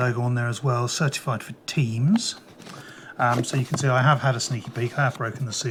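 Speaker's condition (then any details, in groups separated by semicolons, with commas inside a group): No condition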